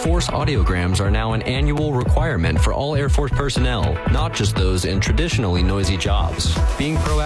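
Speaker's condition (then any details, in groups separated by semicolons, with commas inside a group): No condition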